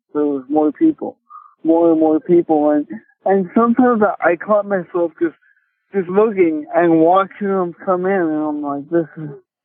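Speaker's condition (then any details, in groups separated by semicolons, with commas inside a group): Cerebral palsy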